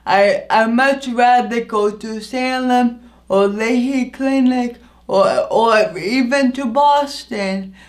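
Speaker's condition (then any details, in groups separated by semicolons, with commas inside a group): Anoxic brain injury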